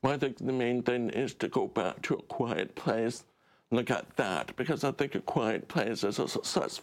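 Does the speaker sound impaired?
Yes: deaf; relies on subtitles.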